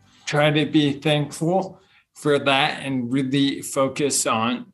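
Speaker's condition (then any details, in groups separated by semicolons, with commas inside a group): Bulbar onset ALS; speech problems first, first diagnosed as tick-bite Lyme disease and infections, treated, then neurologist; at first only after alcohol, later in everyday life, disease taking speaking away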